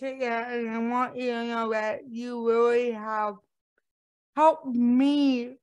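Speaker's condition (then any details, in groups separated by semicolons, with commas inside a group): Cerebral palsy; impaired speech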